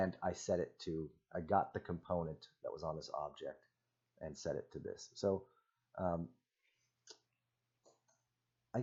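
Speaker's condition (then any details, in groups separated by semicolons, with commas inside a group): No condition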